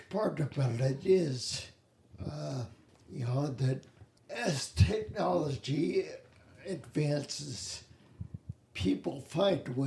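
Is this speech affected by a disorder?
Yes: spinocerebellar ataxia.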